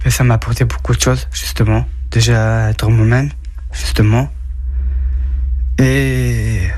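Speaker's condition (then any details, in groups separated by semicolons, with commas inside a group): Down syndrome; trisomy 21, present from birth, diagnosed at birth, age 35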